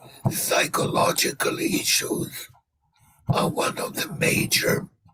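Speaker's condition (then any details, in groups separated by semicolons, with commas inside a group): Laryngectomy; laryngectomy after recurrent laryngeal cancer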